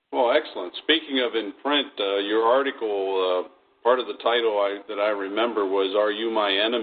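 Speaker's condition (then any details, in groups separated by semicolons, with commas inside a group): No condition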